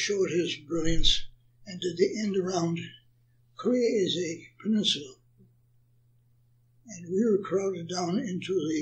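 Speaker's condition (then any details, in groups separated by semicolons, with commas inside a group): Parkinson's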